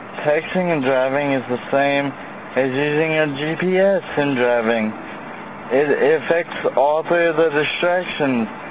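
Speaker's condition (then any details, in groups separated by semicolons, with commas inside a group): Traumatic brain injury; needs prompting to breathe while talking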